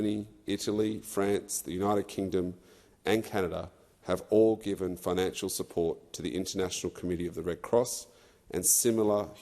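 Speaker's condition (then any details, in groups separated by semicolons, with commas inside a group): No condition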